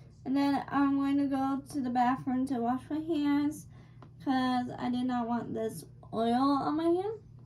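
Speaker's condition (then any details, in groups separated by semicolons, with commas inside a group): Cerebral palsy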